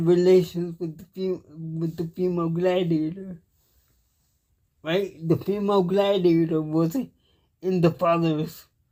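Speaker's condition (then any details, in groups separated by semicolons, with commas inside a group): Cerebral palsy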